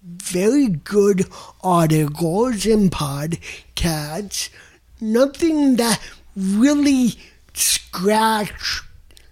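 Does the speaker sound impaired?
Yes: cerebral palsy; impediment called an accent, mistaken for drunk, listeners adjust over time, untraditional tenor singing voice.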